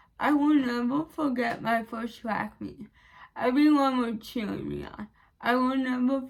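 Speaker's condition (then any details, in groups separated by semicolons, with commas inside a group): Cerebral palsy; speech affected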